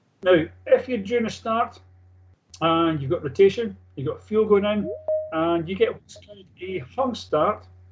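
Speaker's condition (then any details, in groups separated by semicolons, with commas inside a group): No condition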